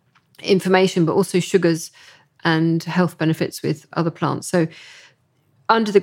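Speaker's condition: No condition

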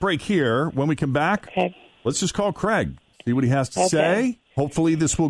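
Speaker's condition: No condition

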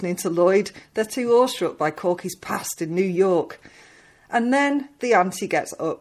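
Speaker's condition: No condition

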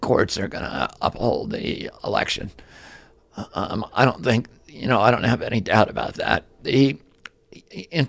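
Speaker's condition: Spasmodic dystonia; listed on flu vaccine insert

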